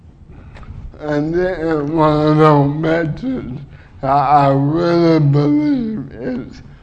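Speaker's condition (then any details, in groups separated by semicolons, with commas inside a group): Cerebral palsy; body constantly fights back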